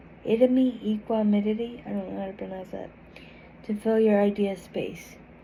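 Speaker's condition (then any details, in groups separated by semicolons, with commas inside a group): Cerebral palsy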